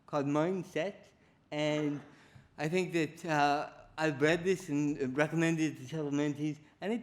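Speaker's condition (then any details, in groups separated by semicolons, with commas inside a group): Cerebral palsy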